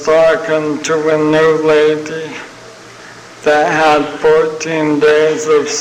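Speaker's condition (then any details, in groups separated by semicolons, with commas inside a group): ALS (Lou Gehrig's disease); terminal, young onset, first sign abnormal walking; progressing, uses wheelchair, fell and cracked chin two years ago, no medication; sounds like having had a couple of drinks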